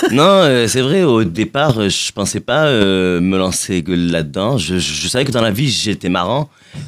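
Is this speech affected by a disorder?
Yes: stuttering; lifelong mild stutter, uncle stutters severely, born without pelvis, half femurs missing, never operated, learned to walk; no stuttering heard on Vivre FM radio, fluent, Marseille accent; sometimes gets stuck on words, no stutter on stage at Alhambra or radio, better when positive; here repeated sounds.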